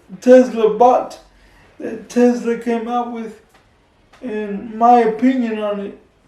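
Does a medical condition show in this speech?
Yes: cerebral palsy.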